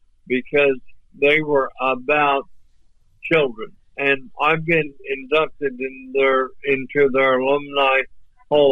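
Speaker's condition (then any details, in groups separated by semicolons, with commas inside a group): ALS; voice off but clear and understandable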